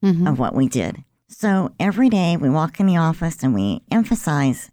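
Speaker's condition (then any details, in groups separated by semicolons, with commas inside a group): Cleft lip and palate; about 50-some years ago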